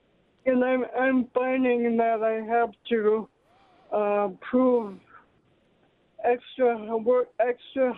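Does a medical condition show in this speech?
Yes: cerebral palsy; mild cerebral palsy, parents found out at age 13, told in 20s; mild hearing loss, later onset; speech affected by cerebral palsy, audible in way of speaking.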